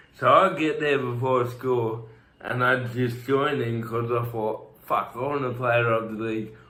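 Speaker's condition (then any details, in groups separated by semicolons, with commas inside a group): Cerebral palsy; from birth, tight muscles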